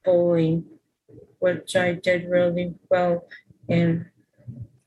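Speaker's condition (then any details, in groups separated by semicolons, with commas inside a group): Aphasia; caused by functional neurological disorder, stroke ruled out, diagnosed first hospital day, FND intermittently affects walking; speech regained after practicing in hospital therapy, hospitalized twice, ice pack on forehead, fidget toys; lost speech suddenly on waking for about five months, writing skills also declined, used whiteboard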